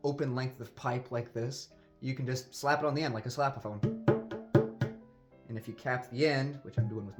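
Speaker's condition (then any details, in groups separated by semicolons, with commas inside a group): No condition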